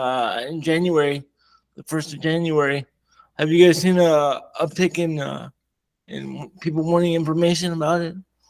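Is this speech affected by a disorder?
Yes: cerebral palsy, severe; wheelchair user.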